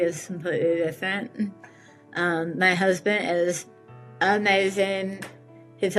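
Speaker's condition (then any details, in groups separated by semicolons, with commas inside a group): Tongue cancer, partial glossectomy; metastatic tongue cancer, 70% tongue removed right side, reconstructed, PEG tube; after surgery, radiation, chemotherapy, speech therapy twice weekly, slow progress; relearning speech and swallowing, jaw limited, can't swallow and breathe together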